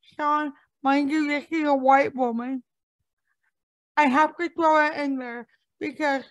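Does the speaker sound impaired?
Yes: cerebral palsy; impaired speech.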